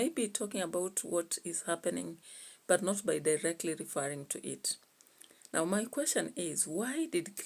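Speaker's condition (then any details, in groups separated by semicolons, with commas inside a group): No condition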